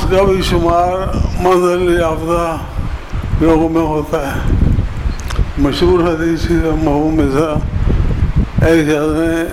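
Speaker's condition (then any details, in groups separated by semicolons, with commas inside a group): Difficulty speaking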